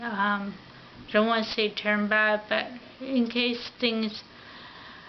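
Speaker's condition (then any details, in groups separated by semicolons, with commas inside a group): Ataxia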